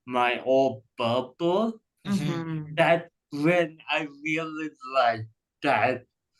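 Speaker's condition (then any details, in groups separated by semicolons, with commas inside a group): Cerebral palsy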